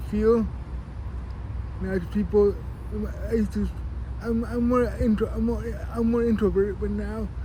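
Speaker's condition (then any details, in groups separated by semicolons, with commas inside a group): Cerebral palsy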